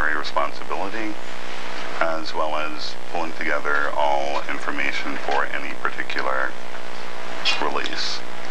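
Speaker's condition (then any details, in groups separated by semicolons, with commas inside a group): No condition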